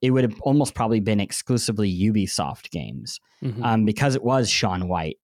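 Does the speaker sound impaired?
Yes: cleft lip and palate; bandaged.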